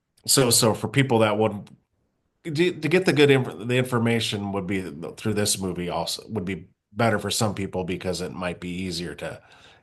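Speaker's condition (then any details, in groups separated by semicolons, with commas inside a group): No condition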